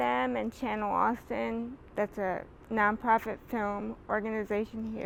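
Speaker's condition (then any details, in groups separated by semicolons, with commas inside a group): Cerebral palsy; spasticity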